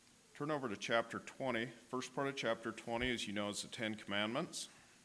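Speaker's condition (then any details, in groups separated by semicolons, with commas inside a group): No condition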